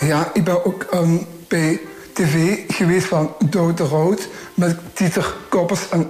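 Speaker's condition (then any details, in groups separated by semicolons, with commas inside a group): Down syndrome; trisomy 21, chromosomal, three copies of chromosome 21 instead of two; speaks well, can also read, write and send messages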